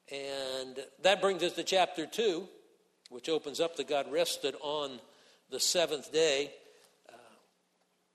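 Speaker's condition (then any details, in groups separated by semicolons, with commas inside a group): No condition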